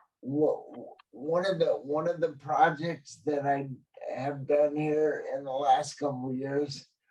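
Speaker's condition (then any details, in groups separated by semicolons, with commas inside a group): Cerebral palsy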